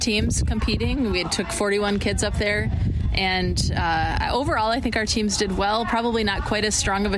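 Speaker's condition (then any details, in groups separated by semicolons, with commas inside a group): No condition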